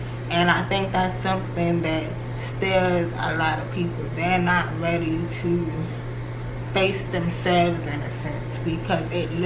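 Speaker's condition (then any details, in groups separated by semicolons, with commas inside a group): Cerebral palsy; from birth, left leg affected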